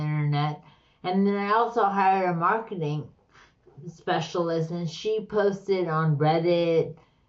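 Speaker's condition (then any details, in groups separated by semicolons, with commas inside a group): Slurred speech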